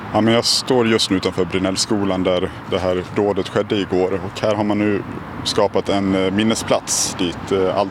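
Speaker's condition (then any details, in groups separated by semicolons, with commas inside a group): No condition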